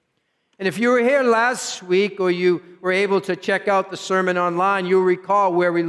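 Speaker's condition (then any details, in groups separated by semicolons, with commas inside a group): No condition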